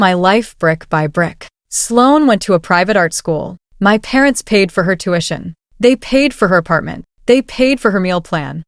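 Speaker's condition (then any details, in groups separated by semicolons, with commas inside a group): No condition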